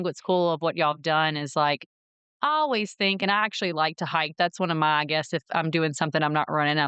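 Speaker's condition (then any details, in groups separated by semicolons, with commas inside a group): No condition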